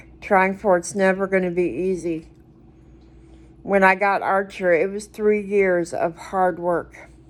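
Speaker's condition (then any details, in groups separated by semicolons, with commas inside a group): Cerebral palsy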